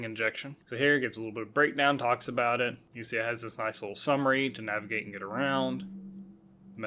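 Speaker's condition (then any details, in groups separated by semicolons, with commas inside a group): No condition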